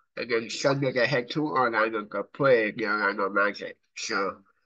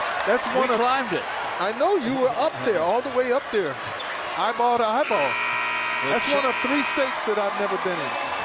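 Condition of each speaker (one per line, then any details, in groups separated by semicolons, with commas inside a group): Cerebral palsy; from birth, affects brain and body muscles
No condition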